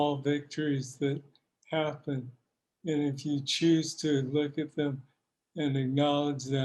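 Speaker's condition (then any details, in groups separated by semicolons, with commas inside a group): Parkinson's disease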